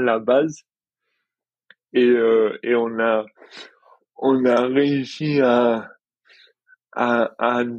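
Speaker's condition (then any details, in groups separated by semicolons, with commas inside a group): Dystonia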